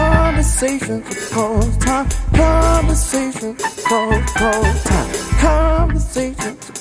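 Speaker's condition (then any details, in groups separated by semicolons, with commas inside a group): No condition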